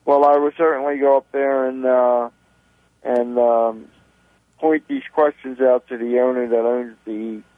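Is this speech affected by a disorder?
Yes: cerebral palsy; wheelchair user, one good left hand, right hand virtually non-functional.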